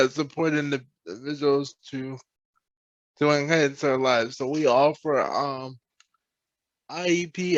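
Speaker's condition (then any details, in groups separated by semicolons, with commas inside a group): Cerebral palsy; present from birth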